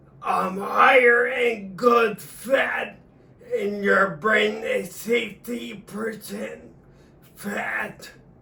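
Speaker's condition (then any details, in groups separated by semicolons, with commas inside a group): Acquired cerebellar ataxia; acquired cerebellar ataxia after stroke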